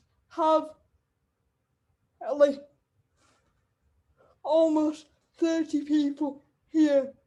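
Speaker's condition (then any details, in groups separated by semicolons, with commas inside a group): Cerebral palsy; wheelchair user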